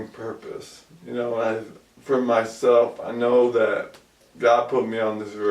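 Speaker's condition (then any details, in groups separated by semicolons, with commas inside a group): ALS; about 2 years since onset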